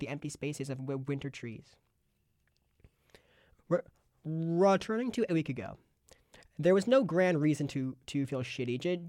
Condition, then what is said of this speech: Stuttering. It means stuttering a lot, acting awkward, being a bit quieter, spending long periods of time obsessing and thinking and feeling.